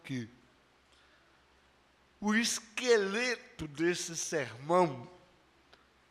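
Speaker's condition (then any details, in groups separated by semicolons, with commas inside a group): Cerebral palsy; years of speech therapy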